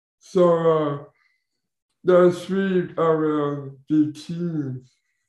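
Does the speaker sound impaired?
Yes: Down syndrome; intellectual disability.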